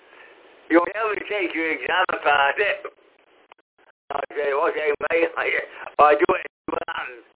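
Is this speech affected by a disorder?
Yes: cerebral palsy.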